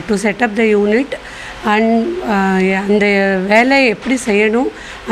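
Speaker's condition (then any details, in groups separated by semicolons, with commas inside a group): No condition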